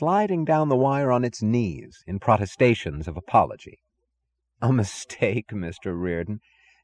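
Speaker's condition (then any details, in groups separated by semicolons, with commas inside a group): No condition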